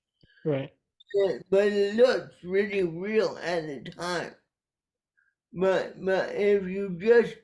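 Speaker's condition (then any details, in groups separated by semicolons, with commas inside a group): Cerebral palsy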